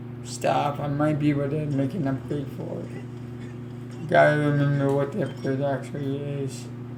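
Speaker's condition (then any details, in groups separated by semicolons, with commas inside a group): Cerebral palsy; affects legs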